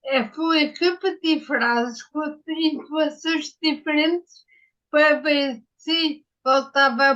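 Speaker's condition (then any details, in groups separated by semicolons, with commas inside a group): Ataxia; acquired, brain injury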